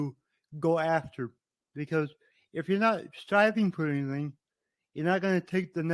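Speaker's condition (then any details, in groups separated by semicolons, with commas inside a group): Cerebral palsy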